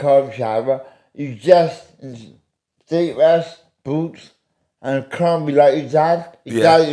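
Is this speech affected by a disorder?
Yes: medication-induced speech impediment; caused by excessive prescribed medication doses; on medication about 50 years, since age 16-17; hard to understand, struggles with some words, still affected.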